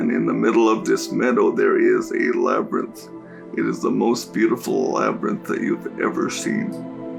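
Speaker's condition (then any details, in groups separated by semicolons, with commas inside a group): Cerebral palsy; diagnosed at birth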